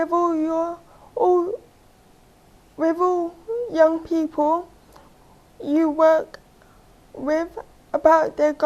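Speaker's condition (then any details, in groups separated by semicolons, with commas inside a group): Cerebral palsy; several orthopaedic operations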